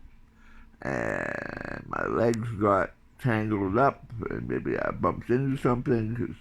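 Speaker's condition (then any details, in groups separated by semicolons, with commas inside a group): Tongue cancer surgery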